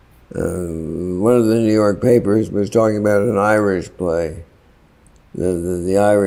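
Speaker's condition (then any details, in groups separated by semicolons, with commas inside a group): Parkinson's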